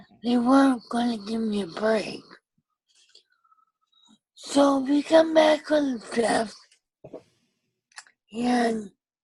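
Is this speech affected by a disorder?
Yes: cerebral palsy with ataxia; ataxia, tracheostomy.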